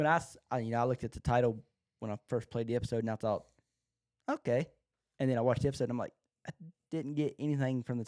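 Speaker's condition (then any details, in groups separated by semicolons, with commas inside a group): No condition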